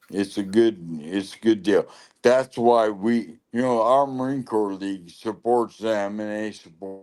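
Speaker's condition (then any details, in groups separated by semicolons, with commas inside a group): Lou Gehrig's disease (ALS)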